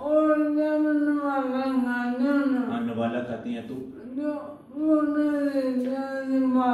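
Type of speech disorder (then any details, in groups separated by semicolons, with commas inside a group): Slurred speech; amyotrophic lateral sclerosis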